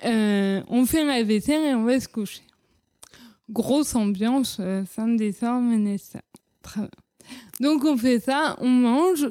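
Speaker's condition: Cerebral palsy; childhood speech

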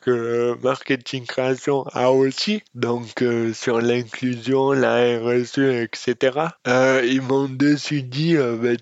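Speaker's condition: Dystonia; congenital

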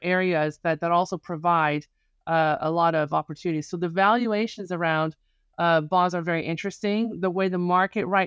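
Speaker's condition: No condition

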